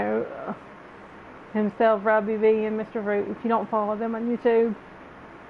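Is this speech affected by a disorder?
Yes: cerebral palsy.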